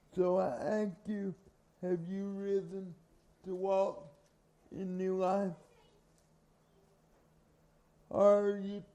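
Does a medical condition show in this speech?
Yes: cerebral palsy; from birth.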